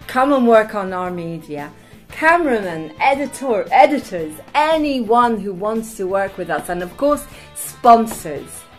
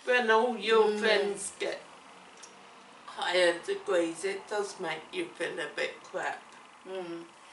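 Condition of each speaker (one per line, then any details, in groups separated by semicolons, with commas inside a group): No condition
Cerebellar ataxia; affects coordination, speech, swallowing; diagnosed age 12, aqua therapy; affected speech and swallowing, voice judged inadequate for teaching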